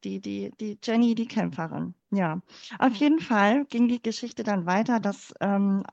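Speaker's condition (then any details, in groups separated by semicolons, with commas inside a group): Cleft palate; congenital, born in former GDR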